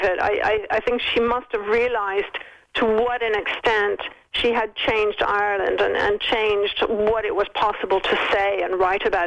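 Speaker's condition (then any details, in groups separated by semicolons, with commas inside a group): No condition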